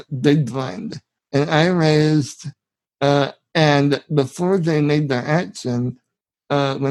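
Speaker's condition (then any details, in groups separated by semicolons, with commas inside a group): Spinal muscular atrophy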